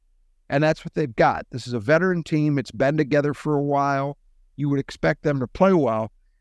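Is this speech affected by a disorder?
No.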